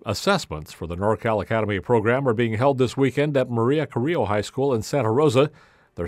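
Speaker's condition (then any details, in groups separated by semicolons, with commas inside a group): No condition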